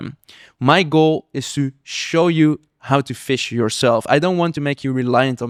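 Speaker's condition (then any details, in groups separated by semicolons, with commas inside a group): No condition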